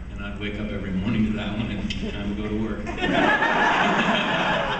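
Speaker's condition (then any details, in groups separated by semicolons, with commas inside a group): No condition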